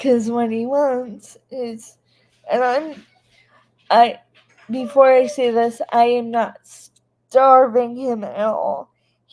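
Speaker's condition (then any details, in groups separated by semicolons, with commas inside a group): Cerebral palsy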